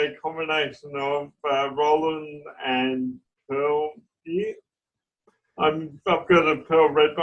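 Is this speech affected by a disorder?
Yes: cerebral palsy.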